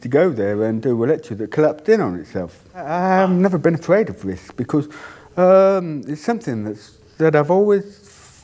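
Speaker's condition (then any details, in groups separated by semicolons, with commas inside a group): Deafness; cannot hear own voice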